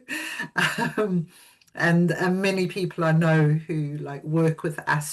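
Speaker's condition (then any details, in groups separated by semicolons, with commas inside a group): No condition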